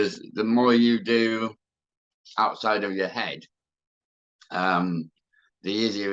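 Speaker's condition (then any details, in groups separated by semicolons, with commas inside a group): Mouth cancer; tumour under tongue base, bilateral neck node spread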